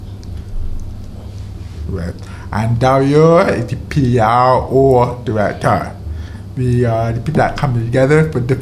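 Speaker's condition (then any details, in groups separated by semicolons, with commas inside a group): Deafness, deaf in one ear from birth, other ear from age 18; difficulty following very fast or very slow speech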